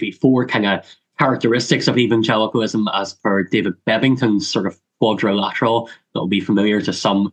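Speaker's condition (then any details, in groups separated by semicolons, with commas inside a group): Cleft lip and palate; congenital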